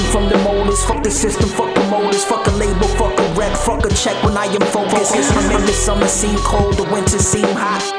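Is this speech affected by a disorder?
No.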